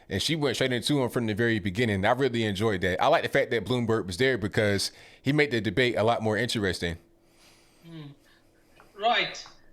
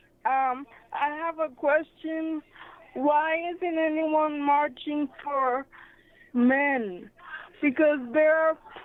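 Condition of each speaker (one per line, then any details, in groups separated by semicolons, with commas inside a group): No condition
Cerebral palsy; sometimes hard to talk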